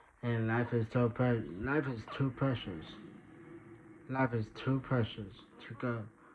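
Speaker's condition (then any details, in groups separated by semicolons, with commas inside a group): Traumatic brain injury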